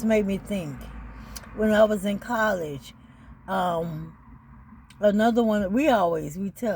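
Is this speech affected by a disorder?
Yes: ALS.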